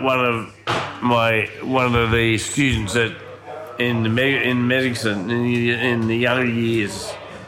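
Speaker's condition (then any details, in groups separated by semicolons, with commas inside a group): Ataxia from brain damage; acquired cerebellar brain damage at university, pelvic fractures, internal injuries, 2 years hospital, rehab, physio, speech therapy; slurred voice, often taken for drunk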